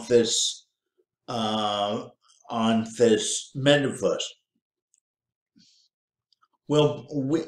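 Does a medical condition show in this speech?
Yes: cerebral palsy.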